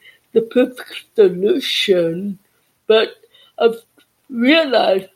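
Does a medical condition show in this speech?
Yes: deafness.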